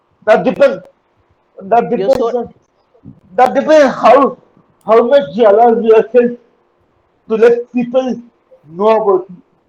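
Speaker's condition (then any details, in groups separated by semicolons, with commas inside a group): Cerebral palsy; uses wheelchair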